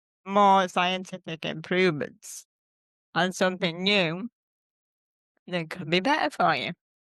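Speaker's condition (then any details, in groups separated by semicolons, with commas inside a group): Cerebral palsy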